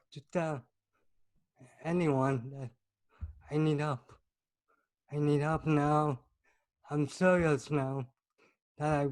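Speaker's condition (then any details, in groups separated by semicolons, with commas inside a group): Cerebral palsy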